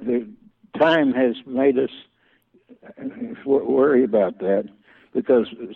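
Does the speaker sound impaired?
Yes: Parkinson's; symptoms began about 20 years ago, slowly progressive, out of business about 20 years.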